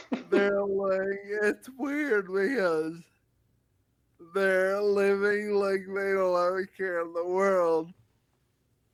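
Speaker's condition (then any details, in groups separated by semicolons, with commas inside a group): Friedreich's ataxia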